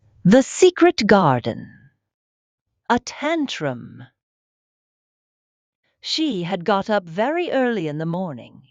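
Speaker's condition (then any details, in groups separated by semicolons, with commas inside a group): No condition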